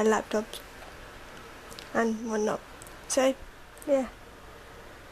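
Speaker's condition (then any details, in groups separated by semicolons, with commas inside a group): Cerebral palsy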